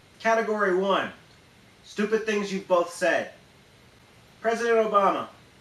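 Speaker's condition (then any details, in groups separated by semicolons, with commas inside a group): No condition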